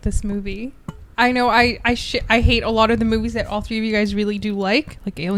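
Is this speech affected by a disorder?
No.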